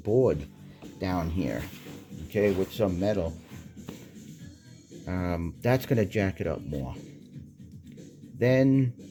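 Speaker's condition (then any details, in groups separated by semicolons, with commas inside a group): No condition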